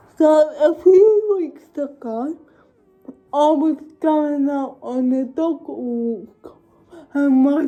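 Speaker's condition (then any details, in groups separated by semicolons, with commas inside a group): Cerebral palsy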